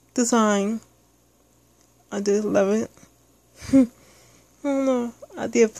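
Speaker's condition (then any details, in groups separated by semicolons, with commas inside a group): Speech impairment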